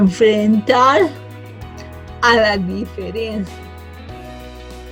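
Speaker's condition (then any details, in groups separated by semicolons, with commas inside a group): Cerebral palsy from birth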